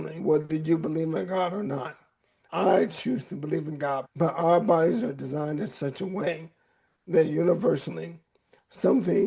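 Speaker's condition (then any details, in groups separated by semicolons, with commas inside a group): ALS; voice raspy at times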